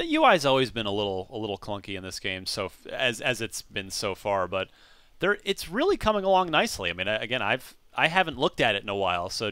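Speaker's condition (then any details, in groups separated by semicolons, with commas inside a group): No condition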